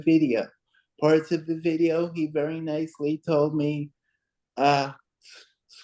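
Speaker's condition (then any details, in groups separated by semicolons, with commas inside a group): Cerebral palsy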